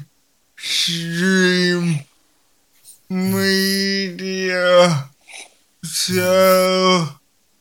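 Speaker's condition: Cerebral palsy; linked to preeclampsia at birth

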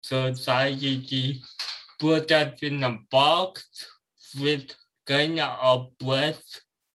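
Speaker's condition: Cerebral palsy

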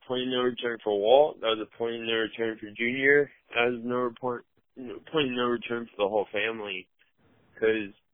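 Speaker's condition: Cerebral palsy; mild

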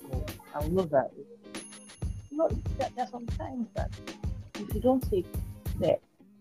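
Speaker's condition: No condition

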